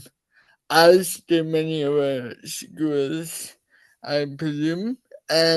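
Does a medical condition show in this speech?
Yes: cerebral palsy.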